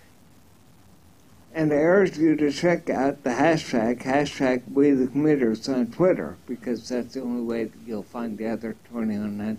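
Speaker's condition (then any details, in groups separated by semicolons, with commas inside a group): Ataxia; neuromuscular disease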